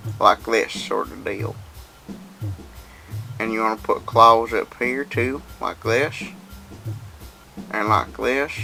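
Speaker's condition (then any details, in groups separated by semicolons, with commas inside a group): No condition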